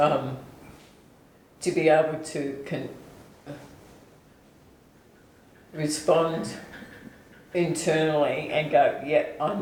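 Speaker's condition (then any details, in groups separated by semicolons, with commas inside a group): ALS/MND; onset foot drop, later tongue and speech involvement; progressive paralysis, prior immunoglobulin therapy, deterioration continuing; tongue symptoms about a year, speech now affected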